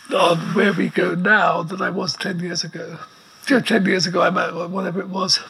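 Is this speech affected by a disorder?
Yes: ALS; progressive neuromuscular illness, effectively quadriplegic, paralyzed from neck down, wheelchair within six months of diagnosis; very weak voice needing amplifier, respirator audible in background.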